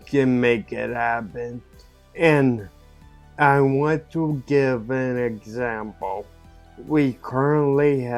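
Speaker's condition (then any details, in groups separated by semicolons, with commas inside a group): Ataxia; caused by stroke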